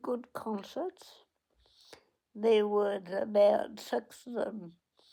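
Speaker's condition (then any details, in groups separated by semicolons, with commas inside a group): Cerebral palsy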